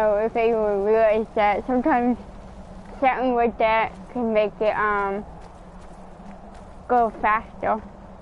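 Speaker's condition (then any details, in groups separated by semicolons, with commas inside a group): Cerebral palsy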